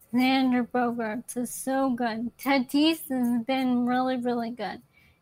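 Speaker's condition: ALS; young onset, young woman living with ALS

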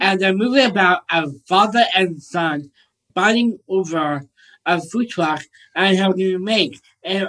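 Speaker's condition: Down syndrome; open heart surgery in infancy

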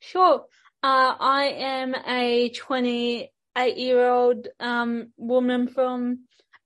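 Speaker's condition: Ataxic cerebral palsy; ambulant wheelchair user

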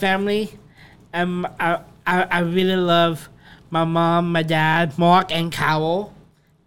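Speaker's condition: Down syndrome; congenital, newborn intestine blockage surgery

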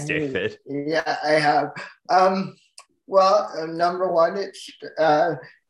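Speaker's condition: Cerebral palsy; full-time wheelchair user

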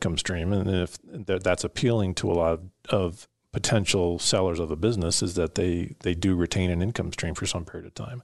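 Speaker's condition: No condition

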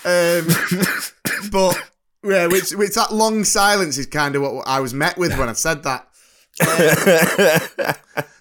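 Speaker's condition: No condition

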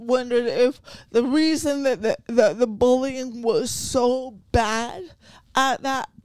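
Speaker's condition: Cerebral palsy

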